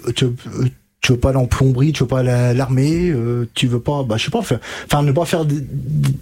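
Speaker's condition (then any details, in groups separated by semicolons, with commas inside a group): Stuttering; onset at 5 to 6 years, no childhood speech therapy, therapy begun at 20, age 33; 27 to 28 years since onset, years of therapy with stuttering specialist Catherine Daubier, Nancy; blocks and repetitions, fluency techniques learned, much worse ages 5 to 20, could not finish sentences; repeated sounds, repeated words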